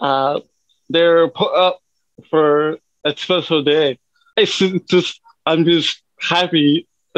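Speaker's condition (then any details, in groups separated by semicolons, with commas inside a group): Cerebral palsy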